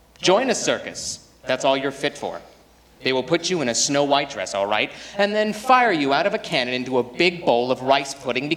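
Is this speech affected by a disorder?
No.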